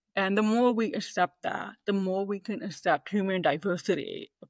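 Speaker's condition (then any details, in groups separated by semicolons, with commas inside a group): Deafness, 98% hearing loss; deaf since childhood, hearing aid user, no cochlear implant, oral training as child; communicates primarily through oral speech, knows little sign language, removes hearing aids after noisy days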